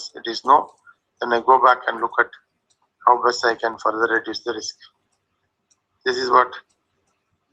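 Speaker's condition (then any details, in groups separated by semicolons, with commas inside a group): No condition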